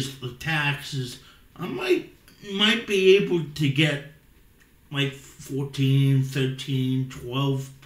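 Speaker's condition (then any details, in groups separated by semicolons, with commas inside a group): Cerebral palsy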